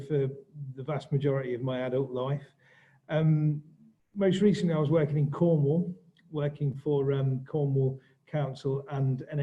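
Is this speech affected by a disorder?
No.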